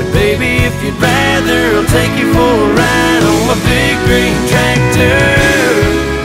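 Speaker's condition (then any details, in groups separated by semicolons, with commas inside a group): No condition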